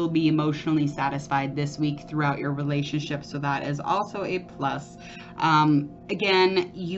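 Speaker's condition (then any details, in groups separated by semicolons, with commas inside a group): No condition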